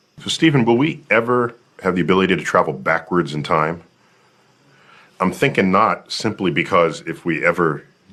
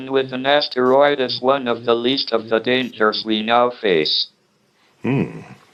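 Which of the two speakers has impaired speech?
The second: motor neuron disease (ALS); body hardly works, speaking through a speech-generating device.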